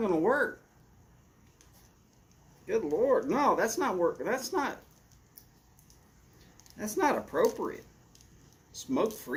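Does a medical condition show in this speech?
No.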